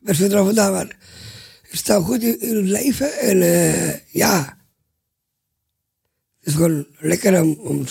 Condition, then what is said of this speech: Down syndrome. Weet het, ik kan goed praten natuurlijk.